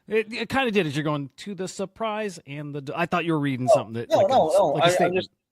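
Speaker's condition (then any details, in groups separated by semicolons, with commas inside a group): No condition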